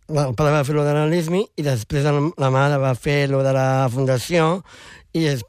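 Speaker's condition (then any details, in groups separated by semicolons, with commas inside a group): Down syndrome; congenital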